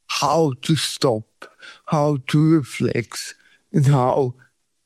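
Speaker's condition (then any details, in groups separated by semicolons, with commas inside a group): Cerebral palsy; pain returns in Sweden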